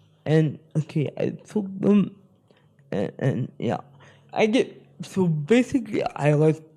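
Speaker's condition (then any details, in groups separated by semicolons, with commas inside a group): Spastic cerebral palsy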